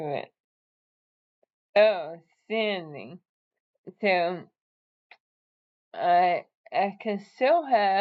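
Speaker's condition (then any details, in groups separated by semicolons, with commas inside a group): ALS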